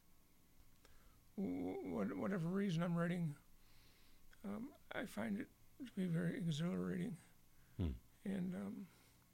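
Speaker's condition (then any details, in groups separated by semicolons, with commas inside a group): Parkinson's disease; Parkinson's disease diagnosed several years ago, terrible sleep disturbances, on disability; fingers getting clumsy, typing increasingly difficult; voice bad today, a direct symptom of Parkinson's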